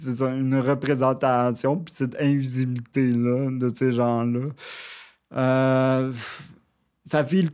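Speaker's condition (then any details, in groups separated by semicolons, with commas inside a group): Cerebral palsy, near quadriplegia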